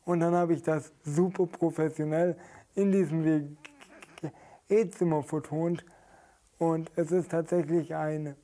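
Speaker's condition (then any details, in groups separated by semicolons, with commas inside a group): Stuttering; stuttering symptoms, also present during stage performances; prolonged sounds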